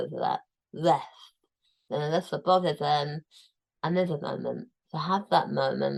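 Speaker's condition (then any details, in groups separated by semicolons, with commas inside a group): Tongue cancer, tongue removed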